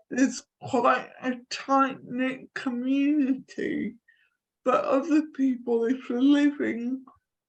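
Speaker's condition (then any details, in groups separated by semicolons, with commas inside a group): Cerebral palsy; from birth, affects limbs and neck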